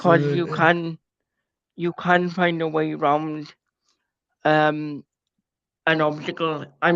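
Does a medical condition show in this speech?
Yes: cerebral palsy.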